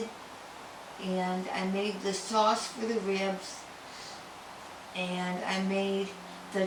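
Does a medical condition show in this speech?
Yes: tongue cancer; had speech therapy.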